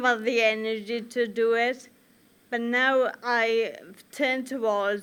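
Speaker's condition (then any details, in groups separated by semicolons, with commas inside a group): Friedreich's ataxia; life-limiting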